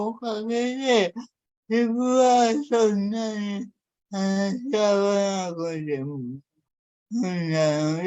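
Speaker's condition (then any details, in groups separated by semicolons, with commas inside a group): Cerebral palsy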